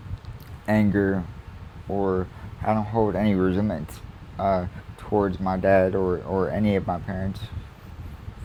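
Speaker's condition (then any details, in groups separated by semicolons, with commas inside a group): Cerebral palsy; spastic quadriplegic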